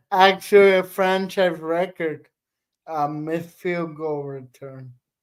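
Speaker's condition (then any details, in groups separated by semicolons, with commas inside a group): Cerebral palsy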